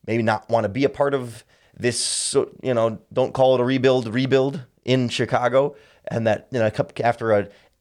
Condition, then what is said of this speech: No condition.